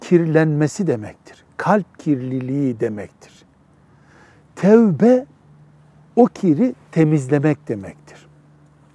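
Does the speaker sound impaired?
No.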